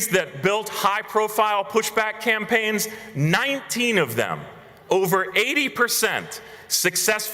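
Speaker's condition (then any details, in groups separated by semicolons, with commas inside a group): No condition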